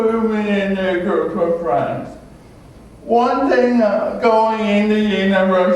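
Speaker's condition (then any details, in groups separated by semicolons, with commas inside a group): Cerebral palsy; much childhood speech therapy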